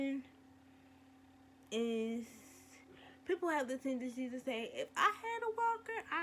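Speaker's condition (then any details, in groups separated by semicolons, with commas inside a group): Cerebral palsy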